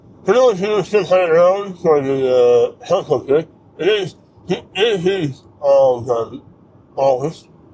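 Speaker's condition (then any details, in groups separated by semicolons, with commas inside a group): Mouth cancer surgery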